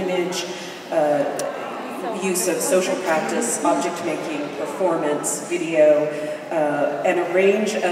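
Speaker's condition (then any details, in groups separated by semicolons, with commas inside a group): No condition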